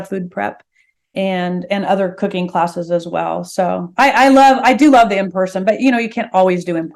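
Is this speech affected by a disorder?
No.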